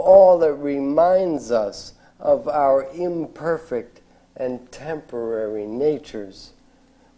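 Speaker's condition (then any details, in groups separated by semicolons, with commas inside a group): ALS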